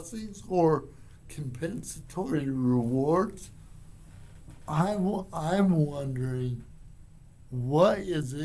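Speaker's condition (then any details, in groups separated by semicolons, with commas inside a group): Cerebral palsy; from birth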